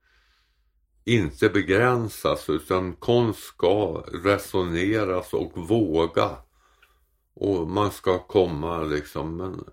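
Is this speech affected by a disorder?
Yes: tongue cancer; dental problems after surgery.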